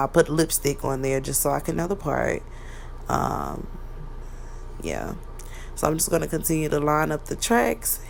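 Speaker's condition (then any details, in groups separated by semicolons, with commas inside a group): No condition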